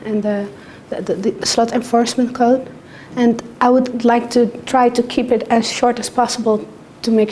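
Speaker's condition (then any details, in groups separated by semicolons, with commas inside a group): No condition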